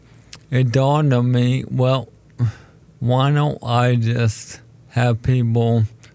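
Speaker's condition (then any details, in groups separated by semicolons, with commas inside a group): ALS; told condition is terminal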